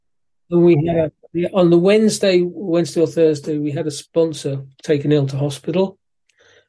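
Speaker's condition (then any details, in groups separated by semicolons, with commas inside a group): Parkinson's disease; diagnosed by neurologist in Malaysia around age 60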